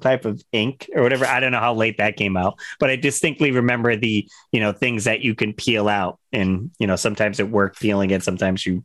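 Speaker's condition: No condition

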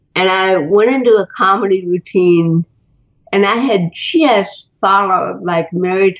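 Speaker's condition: Cerebral palsy; spinal cord and neck surgery, titanium neck limiting looking up, cannot move normally, botox

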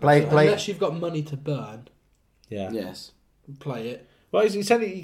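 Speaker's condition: No condition

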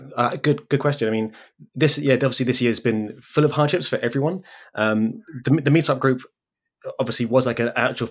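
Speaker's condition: Stutter; speech impediment; disfluent moment noted during this recording; makes recording podcasts difficult, still runs own podcast; repeated sounds, repeated words

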